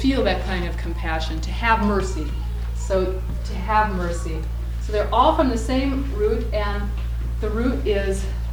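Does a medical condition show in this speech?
No.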